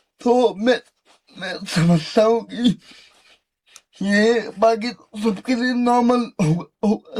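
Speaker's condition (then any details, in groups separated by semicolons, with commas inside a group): Cerebral palsy; since childhood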